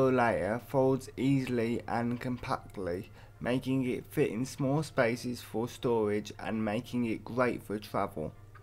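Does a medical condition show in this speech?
Yes: hemiplegic cerebral palsy; quadriplegic form.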